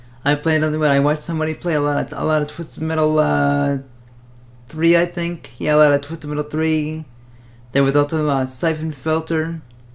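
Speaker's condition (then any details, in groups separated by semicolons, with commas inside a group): Cerebral palsy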